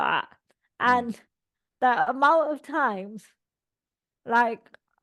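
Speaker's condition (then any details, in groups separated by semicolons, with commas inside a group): Cerebral palsy; all four limbs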